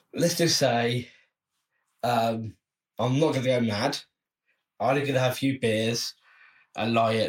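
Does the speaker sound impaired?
Yes: Down syndrome.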